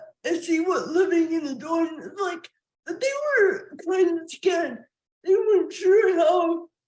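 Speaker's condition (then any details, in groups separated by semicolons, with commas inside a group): Cerebral palsy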